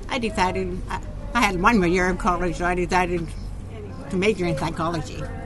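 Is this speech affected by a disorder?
Yes: deafness; genetic hereditary nerve deafness, born hearing or hard of hearing, profoundly deaf by age five; cochlear implants for a couple of years, bypass damaged nerve, formerly hearing aids, groups still hard; deaf-sounding voice, mistaken for drunk slurring, sometimes taken as German accent, speech learned while hearing.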